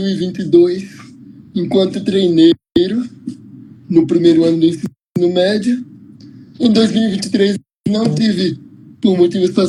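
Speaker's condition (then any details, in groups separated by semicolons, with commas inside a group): Cerebral palsy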